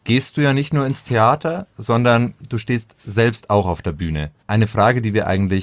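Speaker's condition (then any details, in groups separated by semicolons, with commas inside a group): No condition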